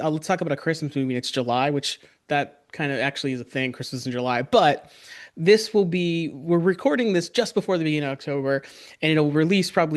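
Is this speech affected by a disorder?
No.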